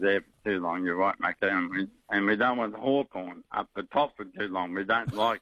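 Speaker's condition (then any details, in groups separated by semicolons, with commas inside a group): Motor neurone disease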